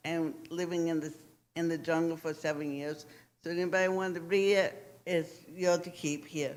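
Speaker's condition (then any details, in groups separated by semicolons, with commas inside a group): Cerebral palsy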